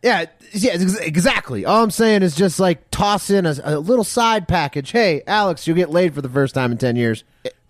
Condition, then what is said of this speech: No condition.